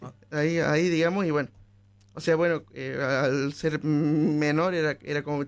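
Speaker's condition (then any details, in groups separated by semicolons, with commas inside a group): Stuttering; stuttering from childhood, onset around age 6, worsened while growing up; disfluent speech, stuttering absent when singing; repeated sounds, prolonged sounds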